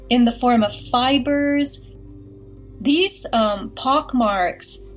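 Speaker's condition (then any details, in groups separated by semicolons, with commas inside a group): No condition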